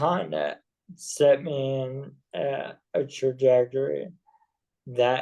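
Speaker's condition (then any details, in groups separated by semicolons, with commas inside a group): ALS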